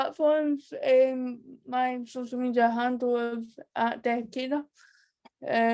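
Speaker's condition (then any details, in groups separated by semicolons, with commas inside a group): Cerebral palsy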